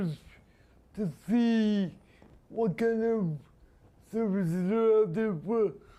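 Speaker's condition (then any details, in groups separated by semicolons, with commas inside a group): Spastic quadriplegia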